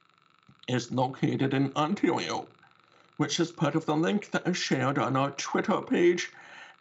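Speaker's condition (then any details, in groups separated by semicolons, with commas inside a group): Deafness with cochlear implant; brown cochlear implant on side of head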